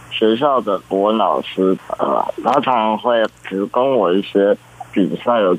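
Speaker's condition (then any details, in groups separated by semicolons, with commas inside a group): Congenital muscular dystrophy; present from birth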